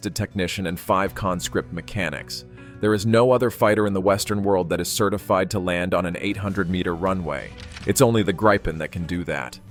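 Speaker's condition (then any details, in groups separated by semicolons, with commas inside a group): No condition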